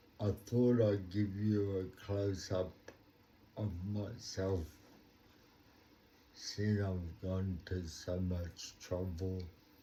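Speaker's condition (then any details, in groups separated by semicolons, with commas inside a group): Cerebral palsy; talks slowly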